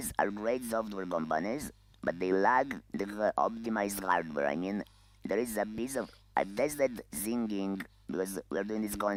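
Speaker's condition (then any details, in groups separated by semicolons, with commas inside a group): Laryngeal cancer, voice loss, electrolarynx; larynx removed, breathes through neck opening; voice lost 8 years ago; no natural voice, electrolarynx with pitch control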